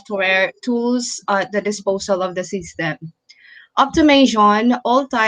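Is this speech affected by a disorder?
No.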